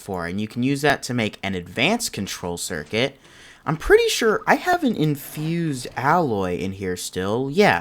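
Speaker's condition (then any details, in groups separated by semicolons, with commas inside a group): No condition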